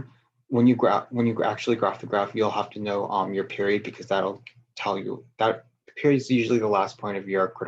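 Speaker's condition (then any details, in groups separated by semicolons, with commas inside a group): No condition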